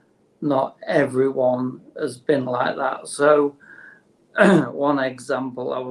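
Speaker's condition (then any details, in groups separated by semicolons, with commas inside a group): Motor neurone disease; terminal, no cure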